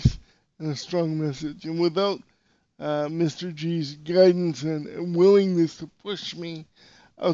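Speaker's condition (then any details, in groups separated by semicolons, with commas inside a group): Cerebral palsy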